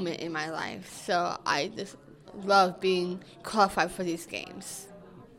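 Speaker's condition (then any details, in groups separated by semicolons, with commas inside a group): Down syndrome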